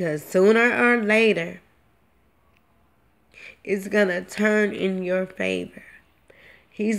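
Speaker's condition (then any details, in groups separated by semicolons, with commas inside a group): Cerebral palsy; predicted never to walk; now talking and breathing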